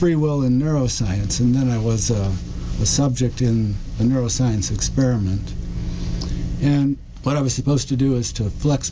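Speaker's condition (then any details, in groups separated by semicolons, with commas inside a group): Parkinson's disease; diagnosed almost 4 years ago; walking no longer automatic, guides steps very consciously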